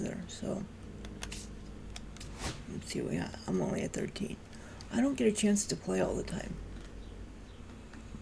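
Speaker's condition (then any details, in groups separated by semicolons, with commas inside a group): Cerebral palsy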